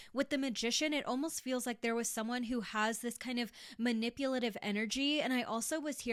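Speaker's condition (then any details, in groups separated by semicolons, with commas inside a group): No condition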